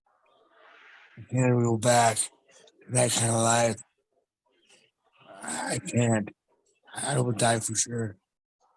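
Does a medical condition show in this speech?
Yes: traumatic brain injury; car crash.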